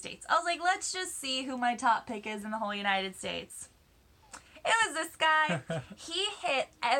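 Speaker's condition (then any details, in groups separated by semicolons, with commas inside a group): No condition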